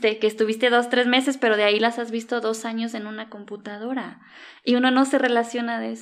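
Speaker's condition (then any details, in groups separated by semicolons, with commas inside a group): No condition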